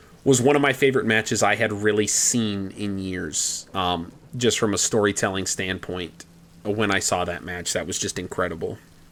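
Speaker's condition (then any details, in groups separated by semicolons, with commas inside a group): No condition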